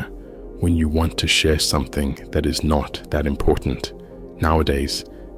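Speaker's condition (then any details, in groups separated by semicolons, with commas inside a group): No condition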